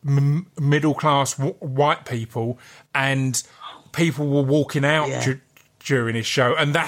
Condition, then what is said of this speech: Stuttering. You know, it, it, it, may not have taken me five minutes <laughs> because I, I took longer t- t- <laughs> tonight.